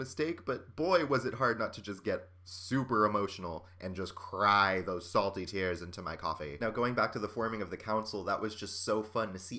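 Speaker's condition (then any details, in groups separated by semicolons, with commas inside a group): No condition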